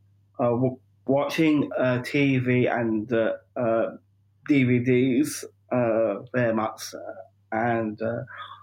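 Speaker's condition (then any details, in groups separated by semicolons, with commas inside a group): Down syndrome; 45 years old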